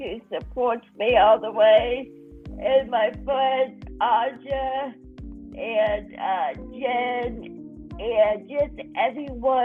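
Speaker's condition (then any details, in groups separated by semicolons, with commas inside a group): Cerebral palsy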